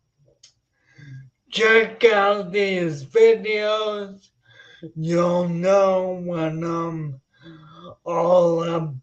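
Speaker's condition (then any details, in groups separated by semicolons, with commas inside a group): Spinocerebellar ataxia; slightly staccato speech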